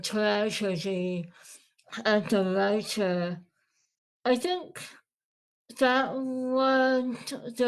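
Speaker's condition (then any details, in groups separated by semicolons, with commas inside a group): Moebius syndrome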